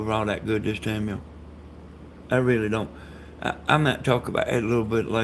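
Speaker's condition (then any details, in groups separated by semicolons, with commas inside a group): Brain bleed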